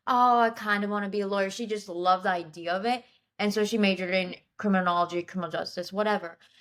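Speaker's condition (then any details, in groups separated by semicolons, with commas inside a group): No condition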